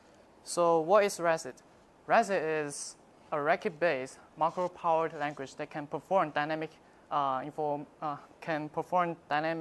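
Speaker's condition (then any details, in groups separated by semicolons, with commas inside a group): No condition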